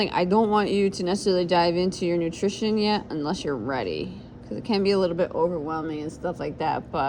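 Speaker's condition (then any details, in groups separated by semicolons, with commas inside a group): No condition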